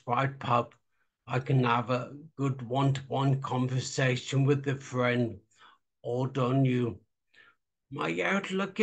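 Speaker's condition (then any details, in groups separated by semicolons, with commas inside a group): Traumatic brain injury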